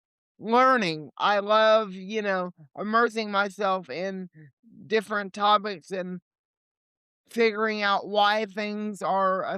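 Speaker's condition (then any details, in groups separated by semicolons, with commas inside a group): Cerebral palsy; limited mobility, legs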